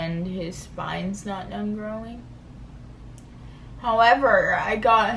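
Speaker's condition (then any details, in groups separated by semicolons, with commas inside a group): Cerebral palsy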